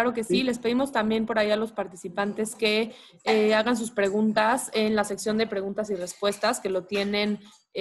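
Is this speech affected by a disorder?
No.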